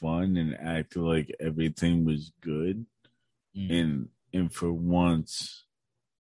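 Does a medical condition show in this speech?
Yes: cerebral palsy; hard to relax muscles.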